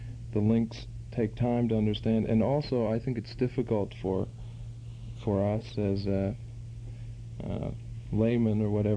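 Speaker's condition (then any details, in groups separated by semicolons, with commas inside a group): No condition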